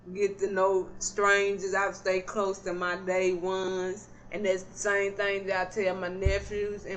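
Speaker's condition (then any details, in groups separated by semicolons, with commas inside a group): Cerebral palsy; not paralyzed, can stand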